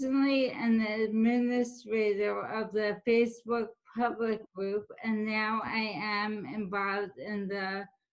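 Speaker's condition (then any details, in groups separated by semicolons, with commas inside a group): ALS; speech may be hard to understand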